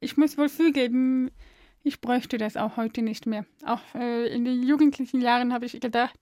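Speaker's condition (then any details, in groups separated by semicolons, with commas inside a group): Deafness; deaf since birth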